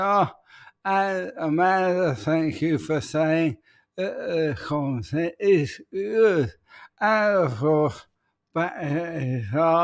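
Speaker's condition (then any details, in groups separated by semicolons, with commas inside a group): ALS; speech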